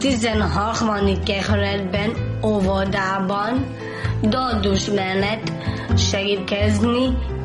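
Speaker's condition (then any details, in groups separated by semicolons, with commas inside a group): Down syndrome; congenital, chance genetic change, not detected prenatally, weak hypotonic infant, early breastfeeding difficulty, age 23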